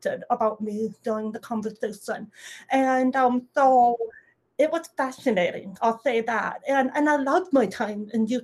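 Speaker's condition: Deafness, little d deaf, some residual hearing

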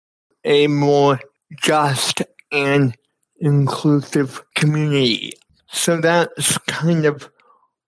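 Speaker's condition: Cerebral palsy; speech affected, uses Dragon NaturallySpeaking voice activated computer software

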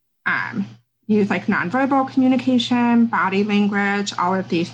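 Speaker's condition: Deafness; reads lips, wears cochlear implants; had speech therapy

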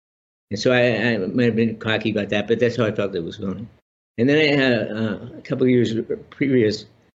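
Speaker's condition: Parkinson's disease; on Parkinson's medication, problems walking, broken arm

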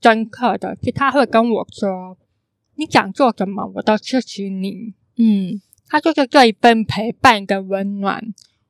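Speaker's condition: Congenital hearing impairment; can sound sing-song

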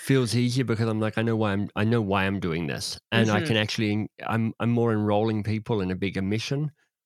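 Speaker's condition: Cleft lip and palate; congenital

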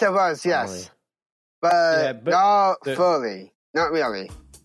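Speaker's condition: Down syndrome; congenital

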